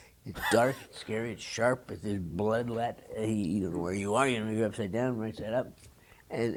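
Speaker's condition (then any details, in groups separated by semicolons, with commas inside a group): Parkinson's disease; high fall risk, trips over own feet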